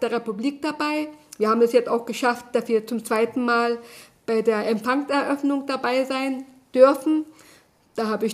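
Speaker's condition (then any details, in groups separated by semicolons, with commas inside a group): Deafness; Ava app on iPhone for captions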